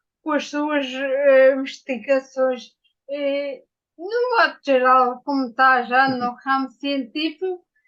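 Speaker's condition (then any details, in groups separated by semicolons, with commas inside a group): Ataxia after brain injury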